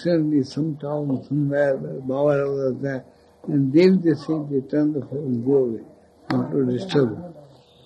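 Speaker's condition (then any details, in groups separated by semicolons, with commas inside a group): Speech loss after head injury; speech feels heavy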